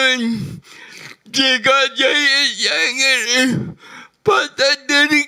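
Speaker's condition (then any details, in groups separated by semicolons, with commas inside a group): Brain lesion disability grade 1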